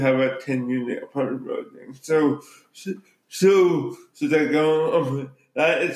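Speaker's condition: Cerebral palsy

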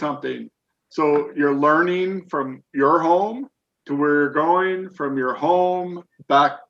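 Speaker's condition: No condition

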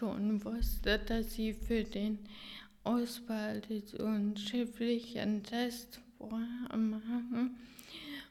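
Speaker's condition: Ataxia, severe; hereditary ataxia

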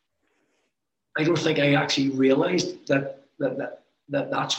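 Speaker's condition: Stammer; bad stammer since childhood, repetitions as child, speech therapy twice weekly in Lisbon as child; about 40 years since onset, s sounds poor today, still stammers in speeches; trouble with s, avoids s words, takes breath before s words; repeated sounds, repeated words

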